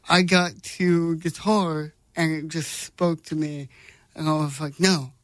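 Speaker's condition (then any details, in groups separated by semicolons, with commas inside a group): Cerebral palsy; congenital, paralyzed left hand, 10 corrective left foot surgeries, 9 screws, steel plate in foot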